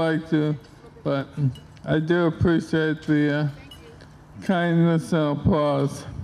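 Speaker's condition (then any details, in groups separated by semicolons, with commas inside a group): ALS; onset left hand and arm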